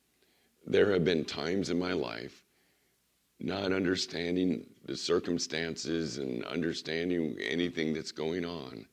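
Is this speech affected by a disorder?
Yes: vocal cord surgery recovery; voice not ready for full message, doctor limits teaching to 10-15 minutes.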